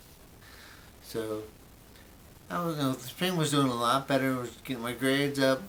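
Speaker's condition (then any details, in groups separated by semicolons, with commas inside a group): Brain injury; memory greatly affected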